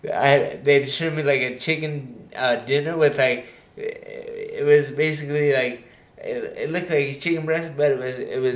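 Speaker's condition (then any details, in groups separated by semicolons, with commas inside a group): Traumatic brain injury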